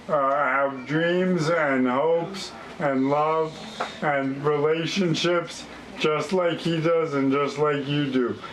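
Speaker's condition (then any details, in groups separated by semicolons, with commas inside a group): ALS; uses wheelchair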